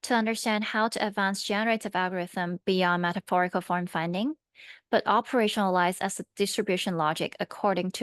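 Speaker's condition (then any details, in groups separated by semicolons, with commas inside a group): No condition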